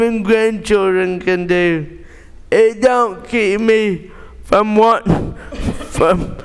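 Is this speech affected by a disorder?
Yes: cerebral palsy; born premature.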